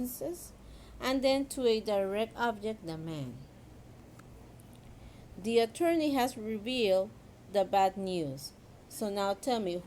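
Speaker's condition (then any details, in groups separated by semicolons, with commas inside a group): No condition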